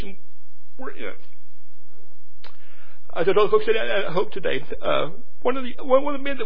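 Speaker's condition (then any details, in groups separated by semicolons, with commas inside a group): Stuttering; lifelong stutter; stuttering amount varies, heavy stuttering greatly lengthens speaking time; repeated words, blocks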